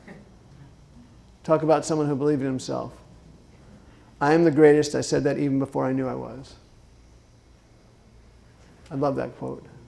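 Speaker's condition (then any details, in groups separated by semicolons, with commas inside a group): Parkinson's disease; left foot dystonia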